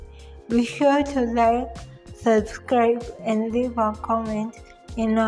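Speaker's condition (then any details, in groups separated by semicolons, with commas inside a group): Cerebral palsy; from birth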